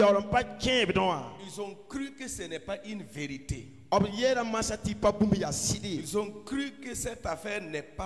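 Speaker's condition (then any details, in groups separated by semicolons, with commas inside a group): No condition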